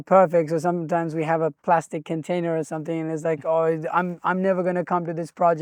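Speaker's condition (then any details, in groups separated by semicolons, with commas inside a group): No condition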